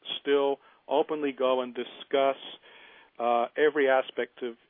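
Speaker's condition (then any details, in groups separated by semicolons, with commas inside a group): No condition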